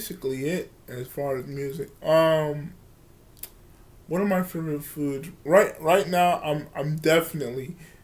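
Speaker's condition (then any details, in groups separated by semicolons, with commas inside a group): Cerebral palsy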